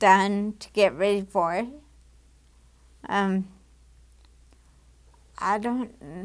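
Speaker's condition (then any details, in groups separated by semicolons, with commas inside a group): Damaged diaphragm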